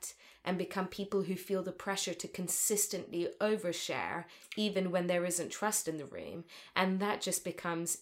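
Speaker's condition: No condition

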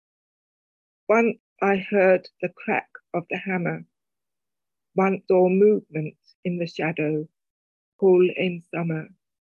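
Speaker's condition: Profound deafness, cochlear implant, profound, sudden onset

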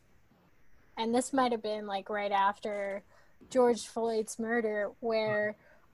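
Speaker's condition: No condition

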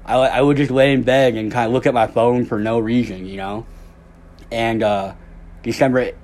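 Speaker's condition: Cleft lip and palate; congenital cleft lip and palate, no front teeth at birth, jaw reconstruction with jaw wired shut

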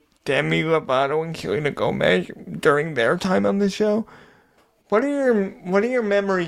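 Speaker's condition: Cerebral palsy; wheelchair user

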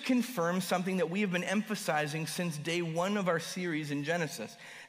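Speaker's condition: No condition

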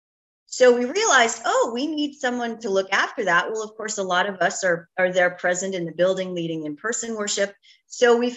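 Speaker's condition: No condition

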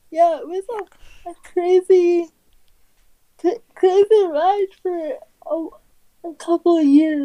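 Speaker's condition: Cerebral palsy; motor skills and all limbs

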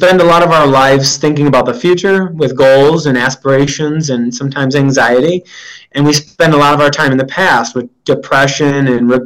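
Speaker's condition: No condition

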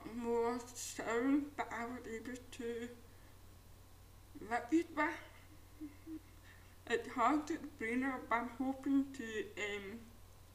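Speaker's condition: Profound deafness; cochlear implant two years ago

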